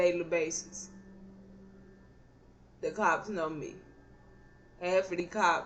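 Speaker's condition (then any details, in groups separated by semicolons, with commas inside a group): Cerebral palsy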